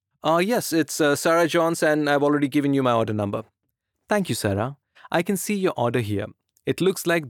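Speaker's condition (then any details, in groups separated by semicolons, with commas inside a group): No condition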